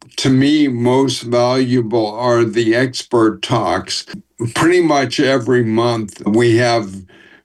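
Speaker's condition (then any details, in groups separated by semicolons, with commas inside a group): ALS; first symptoms sudden herky-jerky walking, about 2 years before diagnosis; walks with cane after limp, Team Gleason word banking recreates own voice, in Austin speech study; audible speech effects, formerly fast talker, still speaks with own voice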